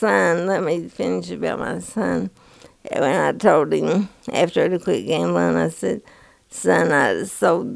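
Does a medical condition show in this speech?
Yes: Parkinson's disease; onset early 50s, first full-body tremor with fall, Requip for years, symptom-free, dose increased; taken off Requip, tremors much worse, trouble walking, recently got cane, uses walker.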